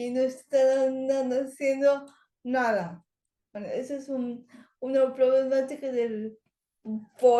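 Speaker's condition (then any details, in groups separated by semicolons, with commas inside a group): Cerebral palsy; language areas of brain affected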